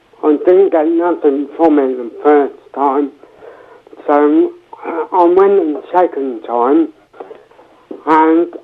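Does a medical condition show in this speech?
Yes: cerebral palsy, mild; affects speech, speech therapy at Victoria School in Poole.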